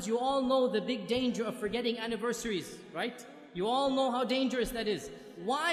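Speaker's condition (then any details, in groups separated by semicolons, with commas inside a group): No condition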